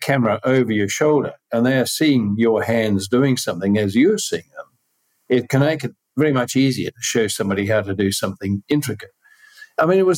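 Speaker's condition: No condition

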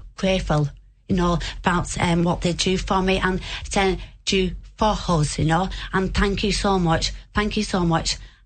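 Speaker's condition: Aphasia; brain injury from congenital AVM, airlifted to Cork hospital, surgery, spasticity in arm and leg; relearned talking at Cork hospital, word-finding difficulty, hesitant, breaks off, needs time

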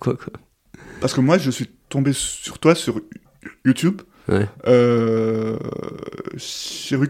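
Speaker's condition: Stuttering; ongoing; stutter evolved over years of therapy with juliette de chassey, bellecour bégaiement; repeated sounds, prolonged sounds

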